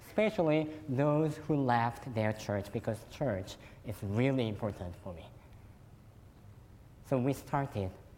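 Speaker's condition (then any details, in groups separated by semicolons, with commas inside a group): Cleft lip and palate; could not suck breast milk as newborn, fed formula and cow milk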